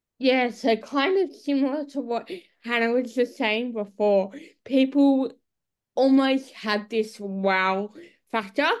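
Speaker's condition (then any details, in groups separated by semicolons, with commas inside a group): Cerebral palsy; nonverbal, speaks through eye-gaze device, vocal sounds as child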